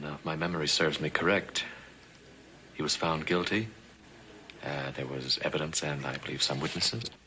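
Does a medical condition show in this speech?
No.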